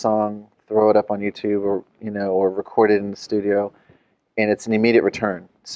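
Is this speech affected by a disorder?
No.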